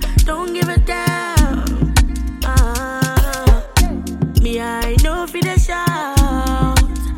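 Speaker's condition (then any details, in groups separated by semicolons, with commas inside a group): No condition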